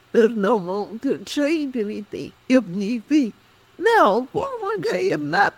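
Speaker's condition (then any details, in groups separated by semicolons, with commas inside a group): Cerebral palsy; speech affected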